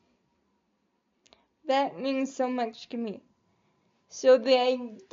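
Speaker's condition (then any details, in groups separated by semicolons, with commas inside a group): Cerebral palsy; quadriplegic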